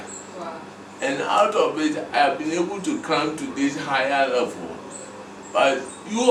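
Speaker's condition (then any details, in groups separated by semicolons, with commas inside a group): Cerebral palsy; speech brain area underdeveloped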